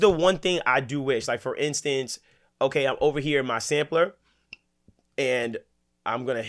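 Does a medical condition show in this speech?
No.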